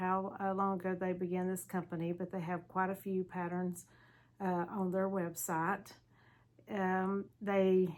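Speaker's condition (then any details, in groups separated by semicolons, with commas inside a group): No condition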